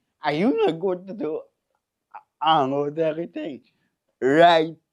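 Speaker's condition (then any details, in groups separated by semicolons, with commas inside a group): Cerebral palsy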